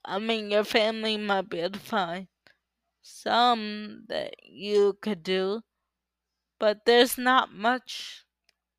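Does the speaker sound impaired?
Yes: cerebral palsy; uses power wheelchair.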